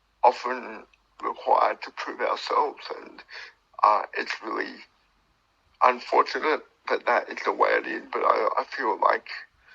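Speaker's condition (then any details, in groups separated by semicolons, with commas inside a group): Cerebral palsy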